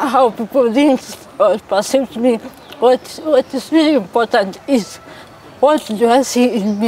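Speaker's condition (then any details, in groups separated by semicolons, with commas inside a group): Cerebral palsy; from birth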